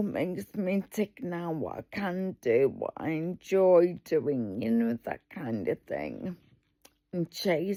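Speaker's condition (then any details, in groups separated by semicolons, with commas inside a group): Multiple sclerosis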